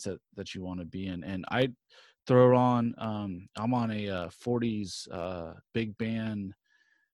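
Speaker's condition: No condition

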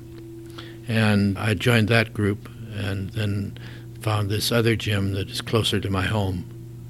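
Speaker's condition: Parkinson's disease; on medication, Rock Steady Parkinson's boxing group

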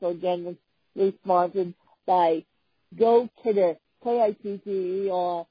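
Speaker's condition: Cerebral palsy; chronic physical disability

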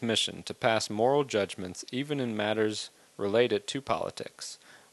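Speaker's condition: No condition

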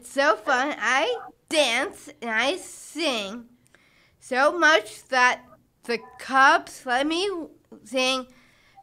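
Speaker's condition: Down syndrome; unexpected

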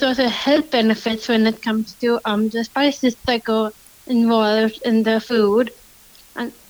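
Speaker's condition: Down syndrome

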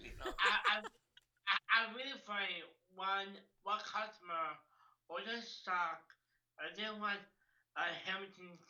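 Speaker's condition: Down syndrome; trisomy 21, three copies of chromosome 21; frequent repetitions and fillers, fragmented sentences, some unintelligible phrases, father often prompts and rephrases

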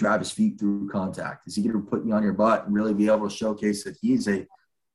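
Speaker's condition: No condition

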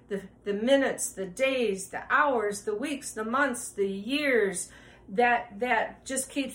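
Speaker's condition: No condition

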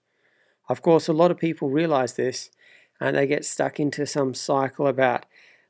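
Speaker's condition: No condition

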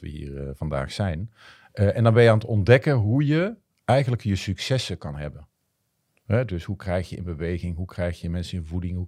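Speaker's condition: No condition

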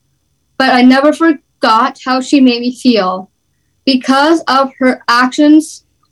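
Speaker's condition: Down syndrome; visible disability

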